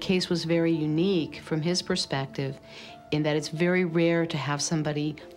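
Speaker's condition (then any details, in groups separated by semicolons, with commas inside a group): No condition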